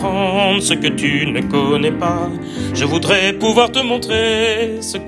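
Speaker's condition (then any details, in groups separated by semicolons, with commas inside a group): No condition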